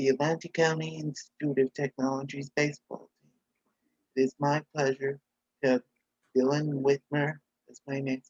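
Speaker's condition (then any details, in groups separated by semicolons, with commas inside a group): Cerebral palsy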